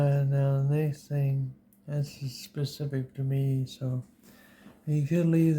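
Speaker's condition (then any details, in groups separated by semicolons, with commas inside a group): Parkinson's disease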